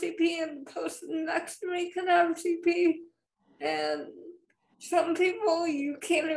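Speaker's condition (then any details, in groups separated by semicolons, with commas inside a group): Spastic cerebral palsy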